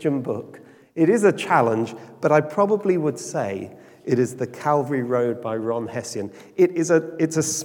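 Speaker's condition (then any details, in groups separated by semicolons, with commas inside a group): No condition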